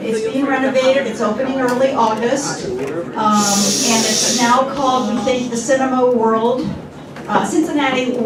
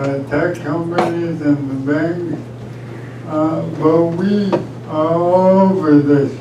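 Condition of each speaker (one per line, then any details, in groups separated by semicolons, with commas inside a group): No condition
ALS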